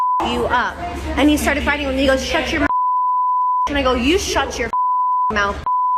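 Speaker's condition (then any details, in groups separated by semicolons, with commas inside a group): No condition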